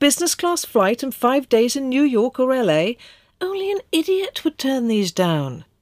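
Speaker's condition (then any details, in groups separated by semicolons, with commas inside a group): No condition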